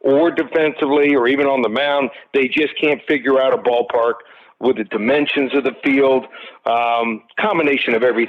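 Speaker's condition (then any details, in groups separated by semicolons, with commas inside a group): No condition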